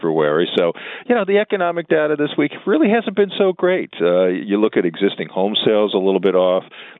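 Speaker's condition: No condition

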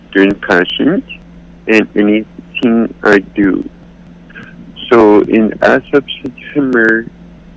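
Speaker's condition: Cerebral palsy; accepts own voice

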